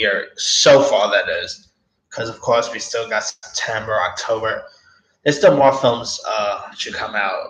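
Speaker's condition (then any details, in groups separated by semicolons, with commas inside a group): No condition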